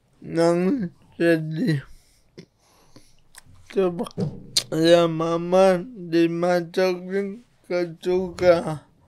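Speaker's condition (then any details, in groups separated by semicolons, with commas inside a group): Cerebral palsy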